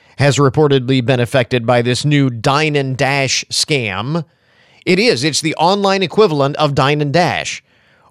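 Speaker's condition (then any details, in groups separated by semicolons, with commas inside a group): No condition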